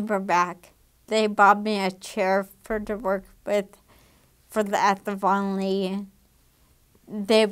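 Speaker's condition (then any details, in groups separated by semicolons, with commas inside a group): Damaged diaphragm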